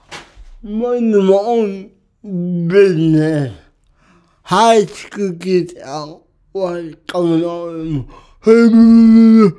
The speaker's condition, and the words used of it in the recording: Cerebral palsy. Anyway, you know, my speech can be hard sometimes, too.